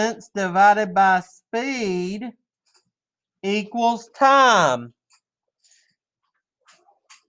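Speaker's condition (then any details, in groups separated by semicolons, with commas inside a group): No condition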